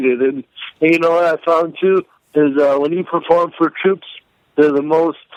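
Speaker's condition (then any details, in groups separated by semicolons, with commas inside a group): Cerebral palsy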